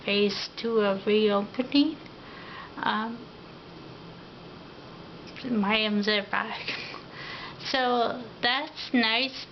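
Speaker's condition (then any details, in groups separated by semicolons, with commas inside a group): Ataxia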